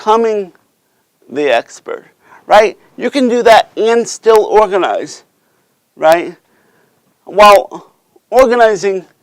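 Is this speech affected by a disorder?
Yes: cerebral palsy.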